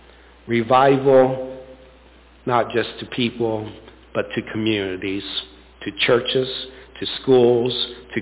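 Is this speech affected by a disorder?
No.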